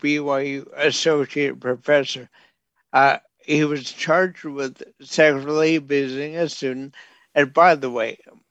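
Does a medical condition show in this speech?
Yes: bulbar onset ALS; bulbar onset Lou Gehrig's disease, neurological, affects nerves and muscles, mouth, nose, throat first, then hands; progressing, hands slow, walking and running harder, outwardly looks unaffected; severely impaired, very slow, likened to elderly drunk man, calls self unable to talk.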